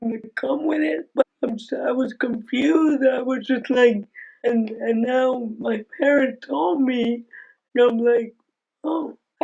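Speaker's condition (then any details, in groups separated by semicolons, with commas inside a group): Aicardi-goutieres syndrome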